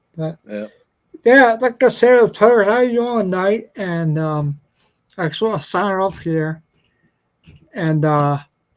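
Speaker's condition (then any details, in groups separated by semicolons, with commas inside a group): Ataxia; black spot on cerebellum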